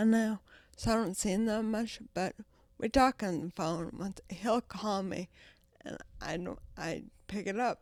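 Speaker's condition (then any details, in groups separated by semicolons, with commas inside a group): Traumatic brain injury, ataxia; speech impediment, talks differently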